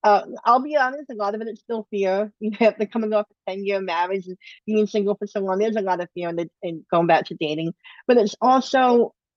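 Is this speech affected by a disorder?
Yes: bilateral cleft lip and palate; congenital bilateral cleft lip and palate, over 20 surgeries from two months to late twenties.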